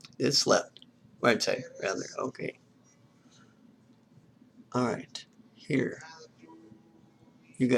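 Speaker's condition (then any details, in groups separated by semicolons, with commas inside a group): Cerebral palsy; from birth, umbilical cord around neck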